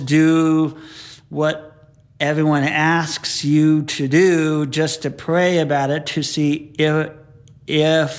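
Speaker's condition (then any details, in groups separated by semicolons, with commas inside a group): Stuttering; once could not talk, withdrew from talking to people for a time; on mission fluent when teaching, other times stuttered repeatedly, couldn't put two words together; repeated sounds, prolonged sounds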